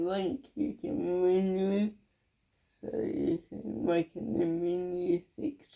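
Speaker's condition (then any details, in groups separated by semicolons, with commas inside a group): Cerebral palsy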